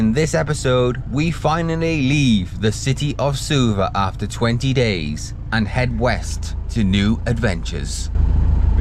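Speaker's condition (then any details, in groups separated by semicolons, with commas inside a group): No condition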